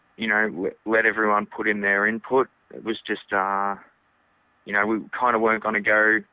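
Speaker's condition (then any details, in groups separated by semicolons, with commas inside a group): No condition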